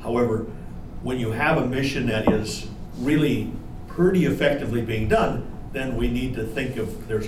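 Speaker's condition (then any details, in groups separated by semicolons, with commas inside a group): No condition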